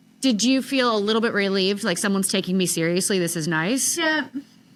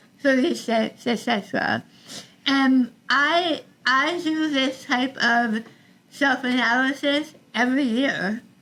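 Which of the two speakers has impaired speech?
The second: tongue cancer, partial glossectomy; partial glossectomy, over half tongue removed, forearm graft, neck dissection; stage 4 at diagnosis, surgery, radiation, chemotherapy, cancer-free; altered voice, relearned swallowing, cannot move food with tongue.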